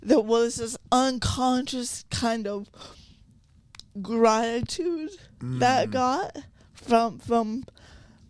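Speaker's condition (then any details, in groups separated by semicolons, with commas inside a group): Cerebral palsy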